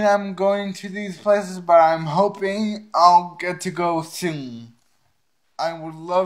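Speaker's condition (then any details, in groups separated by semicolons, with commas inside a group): Cerebral palsy; uses wheelchair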